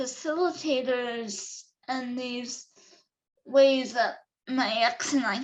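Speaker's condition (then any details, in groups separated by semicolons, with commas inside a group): Cerebral palsy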